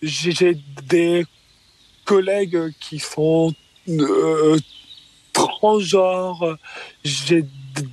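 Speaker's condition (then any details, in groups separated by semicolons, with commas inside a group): Stuttering; developmental stuttering, diagnosed at age 4, first misdiagnosed as Gilles de la Tourette by psychiatrist; stutter noticeable on stage, audience thought stutter was acted, elocution and rhythm not radio-smooth; repeated sounds, prolonged sounds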